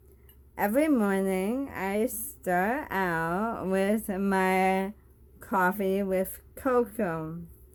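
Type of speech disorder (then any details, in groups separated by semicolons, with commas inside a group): Bulbar dysarthria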